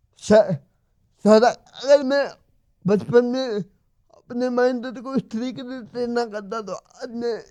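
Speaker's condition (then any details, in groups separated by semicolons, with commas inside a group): Cerebral palsy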